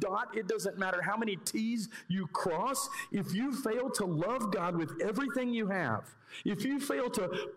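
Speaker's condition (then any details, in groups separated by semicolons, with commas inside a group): No condition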